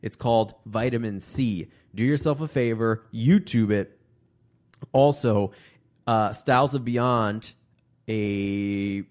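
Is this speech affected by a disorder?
No.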